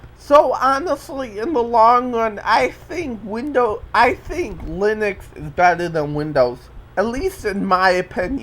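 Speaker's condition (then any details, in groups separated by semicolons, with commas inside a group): Cerebral palsy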